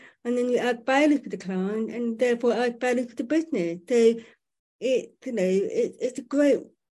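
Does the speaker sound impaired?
Yes: profoundly deaf, born profoundly deaf; profound deafness from birth, lip reading main communication, some British Sign Language (BSL), not fluent.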